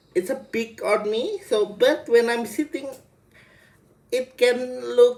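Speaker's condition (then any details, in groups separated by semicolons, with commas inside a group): Cerebral palsy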